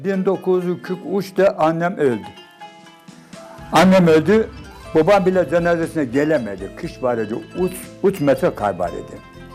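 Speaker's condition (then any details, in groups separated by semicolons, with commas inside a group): No condition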